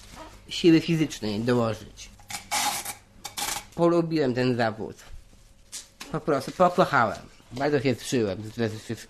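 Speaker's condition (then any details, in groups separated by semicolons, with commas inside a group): Down syndrome; intellectual disability, intermittent memory lapses, difficulty with arithmetic and counting money; turning 28 this year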